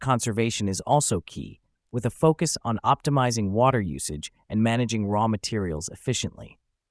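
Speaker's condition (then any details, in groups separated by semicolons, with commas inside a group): No condition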